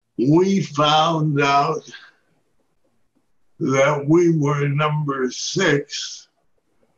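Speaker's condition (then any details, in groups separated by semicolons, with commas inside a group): Parkinson's disease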